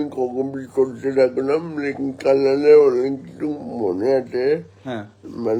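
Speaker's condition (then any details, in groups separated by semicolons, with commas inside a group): Cerebral palsy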